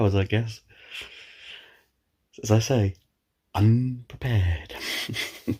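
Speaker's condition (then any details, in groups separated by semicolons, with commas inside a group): No condition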